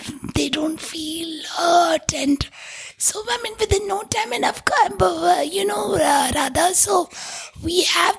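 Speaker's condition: Tracheostomy, vocal cords permanently constricted from smoke inhalation; Carlton Towers fire Bangalore, 12 years ago, multiple failed surgeries; must block tube hole with finger to be audible, former voice lost, voice called unforgettable

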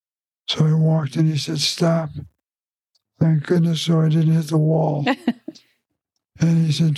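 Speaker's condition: Parkinson's disease; diagnosed about 2018 after failing heel-to-toe test, both arms unable to change guitar chords or strum; singing ability lost, partly from lack of practice, relies on amplifiers for volume

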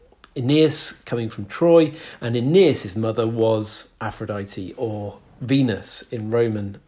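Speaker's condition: No condition

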